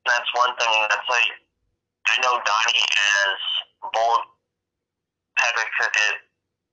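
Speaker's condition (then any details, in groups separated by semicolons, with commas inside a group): Cerebral palsy, very rare form; speech affected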